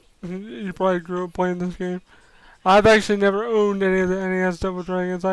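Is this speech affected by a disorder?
Yes: cerebral palsy.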